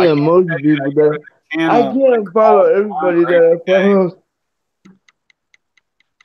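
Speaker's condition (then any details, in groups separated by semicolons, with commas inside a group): Cerebral palsy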